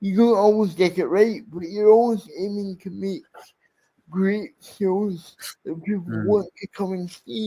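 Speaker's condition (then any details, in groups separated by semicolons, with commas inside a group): Cerebral palsy; speech impairment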